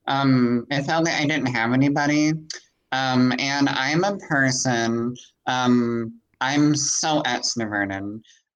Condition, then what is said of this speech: Cleft palate. So, like, that sort of, like, messed with my vocal tonality.